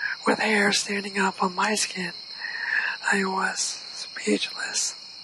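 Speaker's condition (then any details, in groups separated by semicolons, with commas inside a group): ALS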